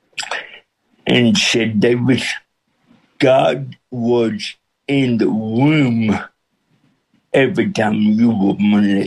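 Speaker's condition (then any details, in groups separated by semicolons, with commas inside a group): Cerebral palsy with speech impediment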